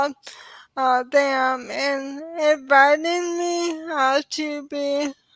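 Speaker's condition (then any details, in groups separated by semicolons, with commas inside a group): ALS; diagnosed in early 30s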